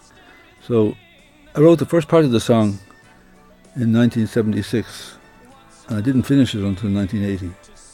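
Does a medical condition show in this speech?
Yes: Parkinson's disease; diagnosed about 10 years ago, progressive, expected to worsen.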